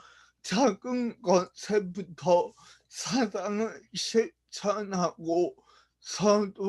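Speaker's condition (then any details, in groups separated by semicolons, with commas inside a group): Brain lesion disability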